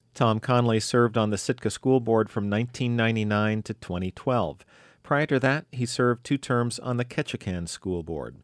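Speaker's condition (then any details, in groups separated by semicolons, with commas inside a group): No condition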